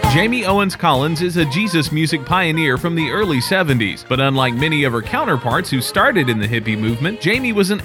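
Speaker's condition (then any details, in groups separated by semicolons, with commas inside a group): No condition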